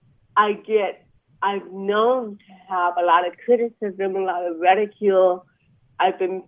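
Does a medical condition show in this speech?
Yes: cerebral palsy; deaf, ungraceful movement, very slow handwriting, past spinal cord surgery, walking poor afterward.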